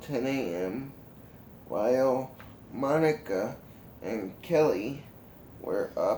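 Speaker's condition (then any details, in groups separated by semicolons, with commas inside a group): Cerebral palsy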